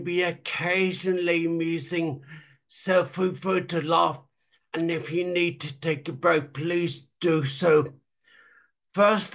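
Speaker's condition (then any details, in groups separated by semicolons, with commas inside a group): Traumatic brain injury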